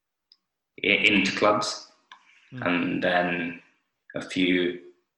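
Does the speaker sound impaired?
Yes: stutter; childhood onset, started speaking at two, fluent about two years then blocking began, speech therapy until about seven or eight with therapist Jackie; milder than before, blocks still happen at times; blocks and freezes, worse with authority figures and professional situations, easier with other stutterers; here repeated sounds.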